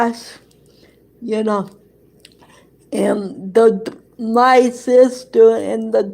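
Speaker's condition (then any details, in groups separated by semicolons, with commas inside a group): Cerebral palsy; present from birth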